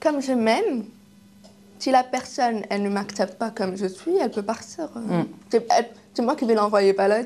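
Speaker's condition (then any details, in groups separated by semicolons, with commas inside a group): Deafness, acquired deafness, kidney-disease related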